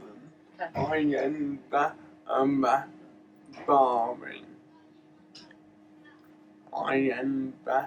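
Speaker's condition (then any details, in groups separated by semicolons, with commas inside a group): Cerebral palsy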